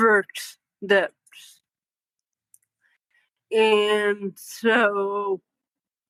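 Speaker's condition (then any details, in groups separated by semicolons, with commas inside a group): Cerebral palsy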